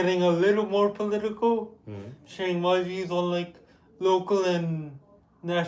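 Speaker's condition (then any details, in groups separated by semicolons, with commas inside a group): Cerebral palsy; with developmental delay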